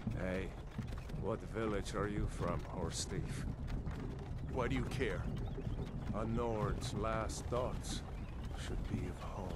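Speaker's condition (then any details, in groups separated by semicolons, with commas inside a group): No condition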